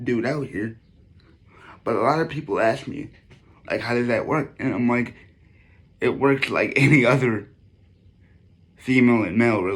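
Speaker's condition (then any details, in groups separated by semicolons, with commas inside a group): Cerebral palsy; sometimes affects speech, may sound slurred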